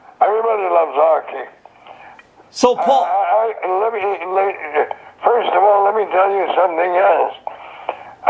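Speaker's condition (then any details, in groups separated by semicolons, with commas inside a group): Throat cancer; survivor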